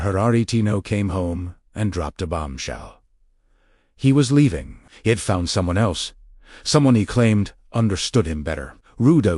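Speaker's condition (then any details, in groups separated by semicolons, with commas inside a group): No condition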